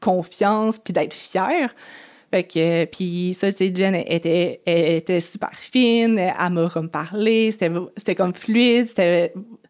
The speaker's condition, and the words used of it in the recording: Stuttering. Une autre prise et juste dire comme au début, dire que j'ai un B, un B, un B, B, B, B, B, B, B, B, bégaiement